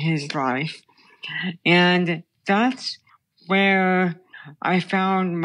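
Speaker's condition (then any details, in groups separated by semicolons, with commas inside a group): Brain stem tumor; childhood onset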